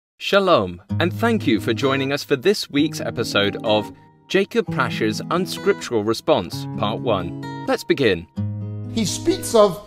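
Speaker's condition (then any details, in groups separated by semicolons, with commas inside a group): No condition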